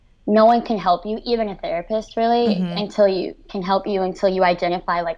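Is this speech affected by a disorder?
Yes: cleft lip and palate; congenital severe cleft lip and palate, about 23 surgeries by 17, acute ischemic stroke at 18, post-stroke seizures; after stroke unable to speak, text or write, speech pathologist and cognitive therapy, hindered about a year.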